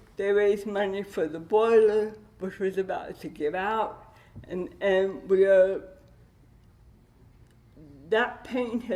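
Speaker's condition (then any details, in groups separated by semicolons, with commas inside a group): Cerebral palsy with dystonia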